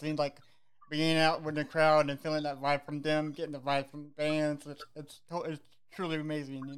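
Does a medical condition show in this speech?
Yes: cerebral palsy; cerebral palsy since birth, knee pain; age 41, knees hurting now, got medication from doctor.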